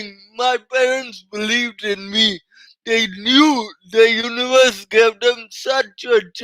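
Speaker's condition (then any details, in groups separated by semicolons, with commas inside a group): Cerebral palsy; from birth, oxygen loss at delivery, mainly physical; 28 years with it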